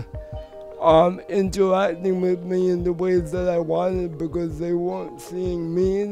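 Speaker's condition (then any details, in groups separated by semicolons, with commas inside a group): Cerebral palsy; from birth; voice noticeably affected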